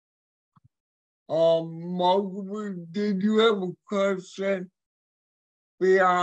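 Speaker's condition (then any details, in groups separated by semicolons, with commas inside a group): Cerebral palsy; hearing impaired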